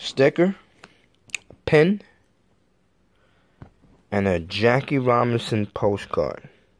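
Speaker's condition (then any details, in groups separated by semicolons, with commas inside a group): No condition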